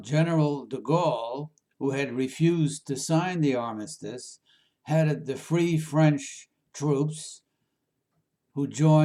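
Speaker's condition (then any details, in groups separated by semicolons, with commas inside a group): No condition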